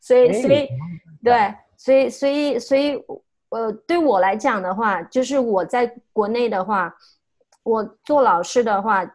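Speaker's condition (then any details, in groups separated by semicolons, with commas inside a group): Stuttering; since childhood, not yet overcome, may never overcome; still stutters; no stuttering when talking to self, stutters when talking with others; repeated words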